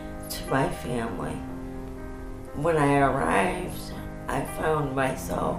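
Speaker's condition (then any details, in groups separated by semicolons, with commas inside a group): Cerebral palsy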